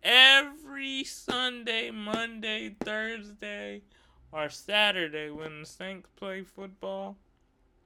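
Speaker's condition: Cerebral palsy; wheelchair user

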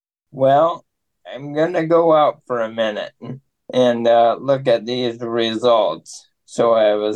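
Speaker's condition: ALS; limb onset in left arm, constant arm twitching, diagnosed at 32 in Iowa City

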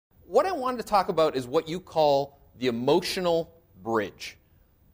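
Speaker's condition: No condition

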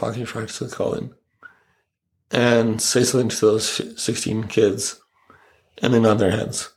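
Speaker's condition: ALS; tongue affected but unchanged, predicted speech loss within a year not happened, voice changed, sounds older, voice challenges at work

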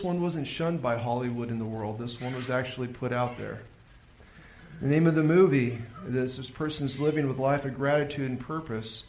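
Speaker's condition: No condition

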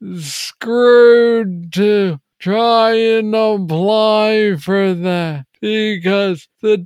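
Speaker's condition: Parkinson's disease; young onset

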